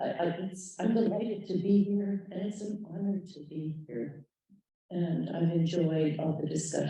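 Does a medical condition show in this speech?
No.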